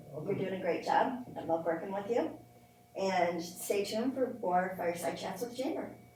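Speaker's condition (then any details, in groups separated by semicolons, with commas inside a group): No condition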